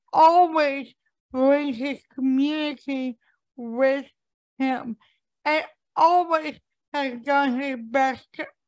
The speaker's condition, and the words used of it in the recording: Cerebral palsy. It's like, the one thing I always say is like queer, brown, disabled women with impaired speech, like we don't get those things, right?